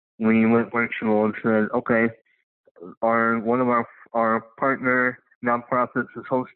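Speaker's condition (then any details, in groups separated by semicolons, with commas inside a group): Cleft lip and palate; congenital, extreme leg deformities, many leg operations, full-time wheelchair at 13, bilateral above-knee amputation at 14; uses leg prostheses, running prostheses from Challenge Athlete Foundation grant, runner and triathlete; speech impediment, harder for new people to understand at first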